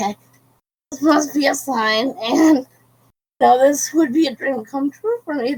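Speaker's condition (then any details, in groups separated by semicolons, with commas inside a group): Cerebral palsy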